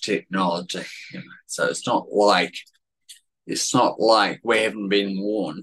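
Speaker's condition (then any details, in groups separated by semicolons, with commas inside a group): Cerebellar atrophy; said to be genetic, significant environmental component, affects speech and balance, worse when tired or stressed; speech a little worse than usual today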